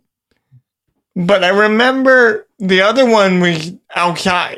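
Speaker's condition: Cerebral palsy; first wheelchair at age 6

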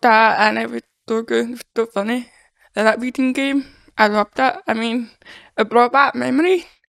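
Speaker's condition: Deafness, born deaf

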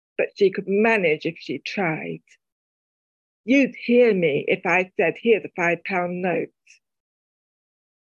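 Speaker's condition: Profound deafness, cochlear implant; profound deafness with overnight onset, then sudden total deafness 11 years ago

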